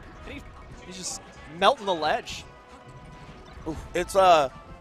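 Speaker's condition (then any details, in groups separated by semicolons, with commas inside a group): No condition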